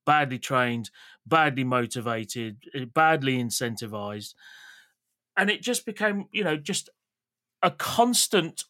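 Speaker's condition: No condition

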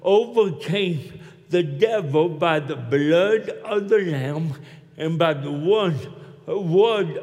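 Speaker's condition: Cerebral palsy; Arkansas

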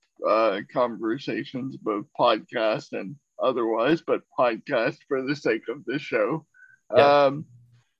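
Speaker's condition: Cerebral palsy; moves at a slow pace

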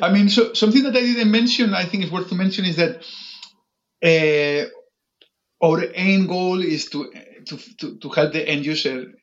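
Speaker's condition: Stuttering; stuttering since age 5, chronic and lifelong, many speech and language therapists over the years; about 2 to 5 years of daily practice talking to 200 people, controlled stuttering technique; could not say own name properly until late 20s, now uses a trained speaking style; repeated words, prolonged sounds

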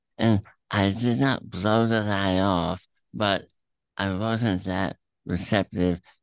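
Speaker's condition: Throat cancer, tumor through tongue, attached to epiglottis; eating issues from tongue tumor

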